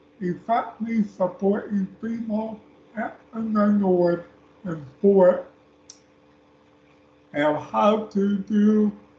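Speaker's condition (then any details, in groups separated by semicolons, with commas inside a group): Speech impairment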